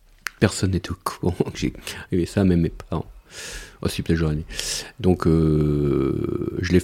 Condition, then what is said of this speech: Stuttering. Si je m'en sors avec un très fort bégaiement, même si là, aujourd'hui, ça va mieux, mais j'avais toujours un très fort bégaiement